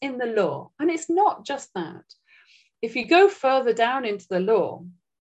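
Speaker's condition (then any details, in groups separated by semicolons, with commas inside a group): No condition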